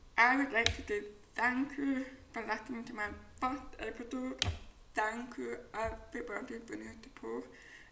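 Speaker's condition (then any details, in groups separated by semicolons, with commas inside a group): Profound deafness; unsure whether speech clear enough to understand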